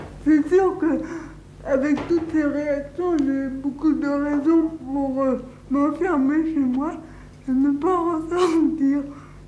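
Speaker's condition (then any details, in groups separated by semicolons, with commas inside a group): Cerebral palsy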